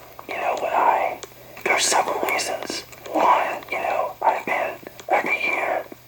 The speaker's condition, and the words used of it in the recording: Parkinson's disease. And so, to help me be able to be heard, I have a amplifier that I use so people can hear me.